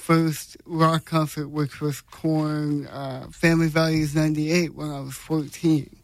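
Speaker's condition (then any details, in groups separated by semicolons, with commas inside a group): Cerebral palsy; congenital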